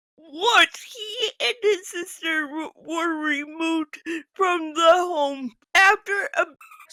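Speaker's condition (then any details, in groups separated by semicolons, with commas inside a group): Physical speech impairment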